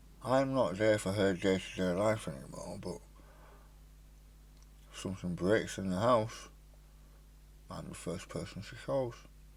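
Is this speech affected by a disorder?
Yes: stage 4 tongue cancer, hemiglossectomy.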